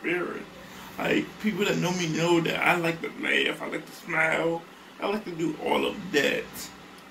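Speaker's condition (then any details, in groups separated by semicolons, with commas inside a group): Cerebral palsy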